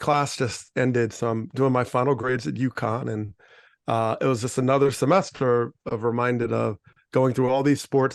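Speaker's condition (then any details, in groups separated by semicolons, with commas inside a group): No condition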